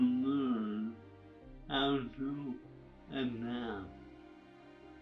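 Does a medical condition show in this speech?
Yes: ALS; losing speech, harder to understand.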